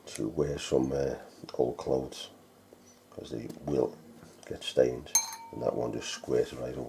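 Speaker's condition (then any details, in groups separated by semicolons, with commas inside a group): No condition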